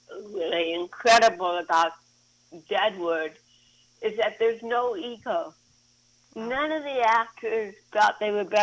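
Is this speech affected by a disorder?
Yes: cerebral palsy; since birth, cervical spine surgery C1-C7, lower back spine surgery.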